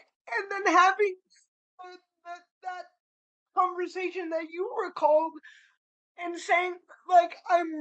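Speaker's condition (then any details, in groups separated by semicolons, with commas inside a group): Cerebral palsy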